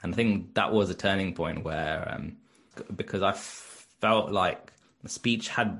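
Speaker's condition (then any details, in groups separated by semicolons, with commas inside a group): Stutter; onset age four after two fluent years, ineffective speech therapy, drama school, Birmingham University course; blocking and freezing in childhood, fluent in drama performances, avoided class reading as teen; blocks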